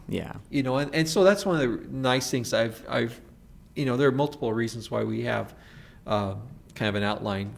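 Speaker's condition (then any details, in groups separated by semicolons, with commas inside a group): No condition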